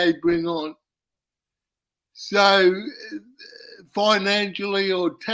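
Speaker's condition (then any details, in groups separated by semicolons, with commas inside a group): Cerebral palsy; uses wheelchair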